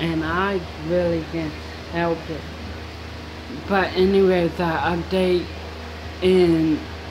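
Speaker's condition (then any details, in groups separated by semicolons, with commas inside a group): Mild cerebral palsy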